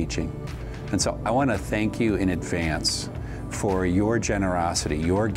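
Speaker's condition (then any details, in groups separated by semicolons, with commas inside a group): No condition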